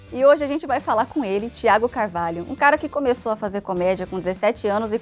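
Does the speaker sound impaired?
No.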